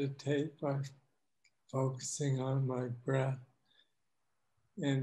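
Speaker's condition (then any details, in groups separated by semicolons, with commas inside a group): Parkinson's disease; young onset, deep brain stimulation surgery; tremor worsening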